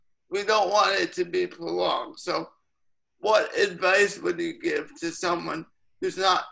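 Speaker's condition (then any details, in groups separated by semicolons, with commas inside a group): Cerebral palsy; lifelong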